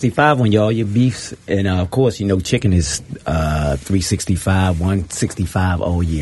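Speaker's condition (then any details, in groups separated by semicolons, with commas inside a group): No condition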